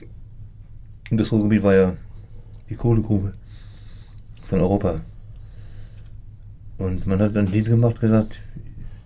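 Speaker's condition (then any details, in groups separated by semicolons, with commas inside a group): Parkinson's disease; impaired fine motor skills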